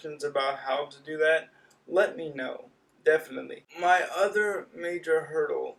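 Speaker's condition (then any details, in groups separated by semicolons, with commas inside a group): Cerebral palsy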